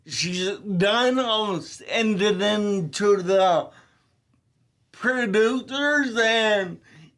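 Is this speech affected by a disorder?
Yes: ataxia telangiectasia.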